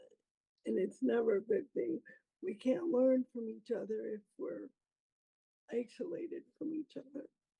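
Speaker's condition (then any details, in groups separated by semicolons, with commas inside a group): Cerebral palsy; lifelong, childhood surgeries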